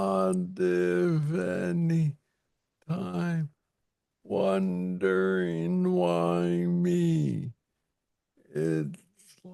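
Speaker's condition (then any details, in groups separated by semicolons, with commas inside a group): Parkinson's disease; young onset; about 11 years since diagnosis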